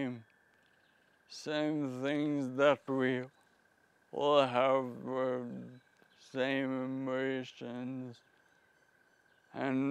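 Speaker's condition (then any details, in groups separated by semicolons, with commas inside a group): Friedreich's ataxia; speech affected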